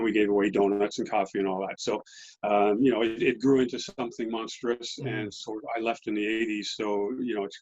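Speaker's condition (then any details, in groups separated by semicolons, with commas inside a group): No condition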